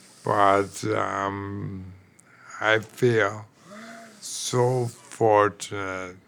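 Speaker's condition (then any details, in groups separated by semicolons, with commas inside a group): ALS; early shortness of breath, tripping, falls, needs caregiving aides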